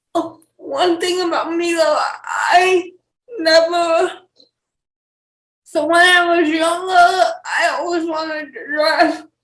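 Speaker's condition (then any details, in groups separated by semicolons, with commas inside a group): Cerebral palsy; uses wheelchair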